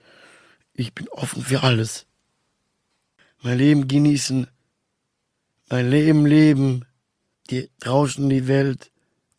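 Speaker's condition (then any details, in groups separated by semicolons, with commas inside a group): Down syndrome; trisomy 21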